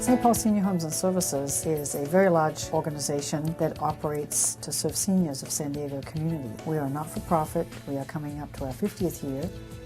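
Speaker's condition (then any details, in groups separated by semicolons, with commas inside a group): No condition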